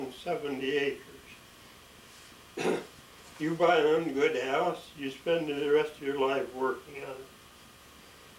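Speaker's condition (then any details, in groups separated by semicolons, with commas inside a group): ALS; expects swallowing and breathing trouble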